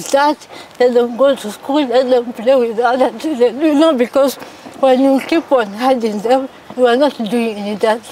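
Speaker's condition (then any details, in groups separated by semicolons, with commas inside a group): Cerebral palsy; from birth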